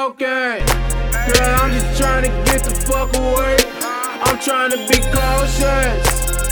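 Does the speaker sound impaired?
No.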